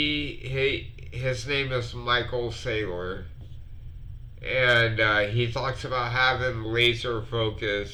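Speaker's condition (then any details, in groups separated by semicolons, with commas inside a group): Multiple sclerosis; sometimes hard to breathe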